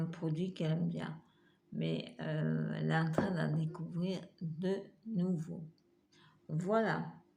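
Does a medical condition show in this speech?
Yes: multiple sclerosis.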